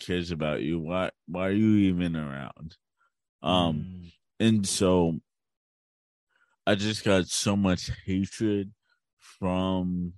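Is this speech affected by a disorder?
Yes: cerebral palsy; since birth, umbilical cord around neck three times, breathing difficulty in womb, tight muscles, gait, swimming and cycling learned in high school; speech reveals disability, speaks more slowly than others, articulate.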